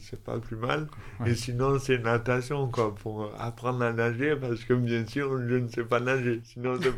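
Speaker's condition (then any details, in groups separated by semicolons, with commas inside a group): Dystonia; elocution difficulties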